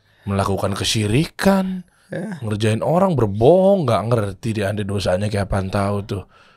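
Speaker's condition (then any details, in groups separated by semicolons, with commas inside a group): No condition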